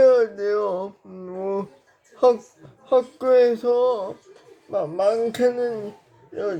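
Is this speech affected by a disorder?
Yes: brain lesion disability.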